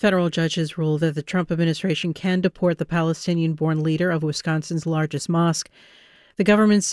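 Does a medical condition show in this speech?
No.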